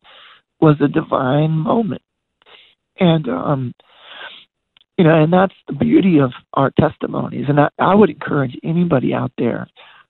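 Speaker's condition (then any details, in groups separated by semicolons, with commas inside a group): Voice disorder; progressive voice disorder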